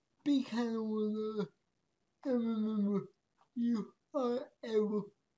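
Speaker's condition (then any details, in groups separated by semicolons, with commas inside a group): Cerebral palsy; speech affected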